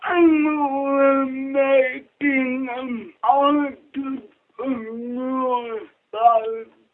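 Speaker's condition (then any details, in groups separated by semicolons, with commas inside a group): Cerebral palsy; speech hard for others to understand, friend Judy interprets and repeats her answers for listeners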